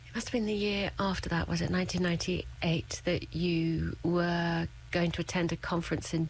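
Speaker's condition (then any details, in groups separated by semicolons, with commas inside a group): No condition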